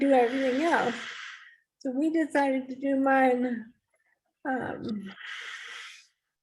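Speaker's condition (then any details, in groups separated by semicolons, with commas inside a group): ALS; losing weight despite eating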